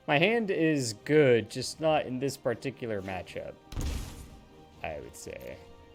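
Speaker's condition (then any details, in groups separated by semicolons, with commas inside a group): No condition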